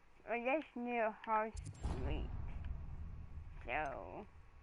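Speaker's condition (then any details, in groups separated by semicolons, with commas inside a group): Cerebral palsy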